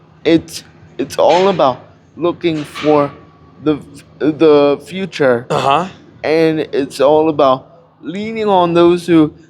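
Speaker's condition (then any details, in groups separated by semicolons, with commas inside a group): Cerebral palsy; cannot walk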